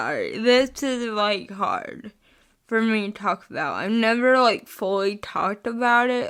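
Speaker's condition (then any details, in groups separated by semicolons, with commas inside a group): Spastic cerebral palsy, mixed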